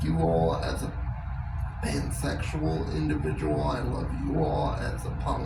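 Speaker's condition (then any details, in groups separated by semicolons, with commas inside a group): Cerebral palsy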